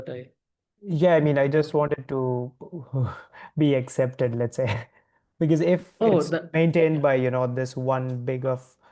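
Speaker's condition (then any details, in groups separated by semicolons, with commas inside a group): No condition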